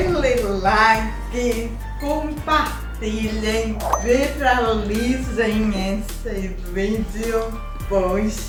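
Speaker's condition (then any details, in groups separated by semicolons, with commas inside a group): Cerebral palsy; lack of oxygen at birth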